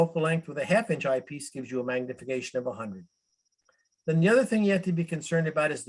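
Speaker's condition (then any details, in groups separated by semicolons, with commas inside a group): No condition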